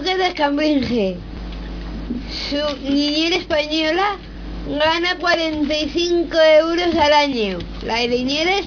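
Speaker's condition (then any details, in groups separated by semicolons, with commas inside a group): Down syndrome; reads news item aloud on live radio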